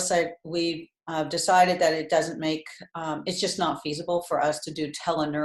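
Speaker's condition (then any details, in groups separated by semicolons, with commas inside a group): No condition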